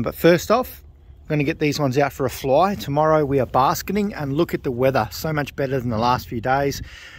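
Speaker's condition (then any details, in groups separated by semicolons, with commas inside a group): No condition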